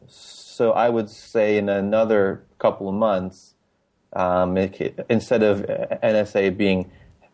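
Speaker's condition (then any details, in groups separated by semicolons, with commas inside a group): Stuttering; formerly on receiving end of stuttering support groups, NSA local chapters; talks more freely about and advertises stuttering, less ashamed since joining Stutter Social hangouts; prolonged sounds, blocks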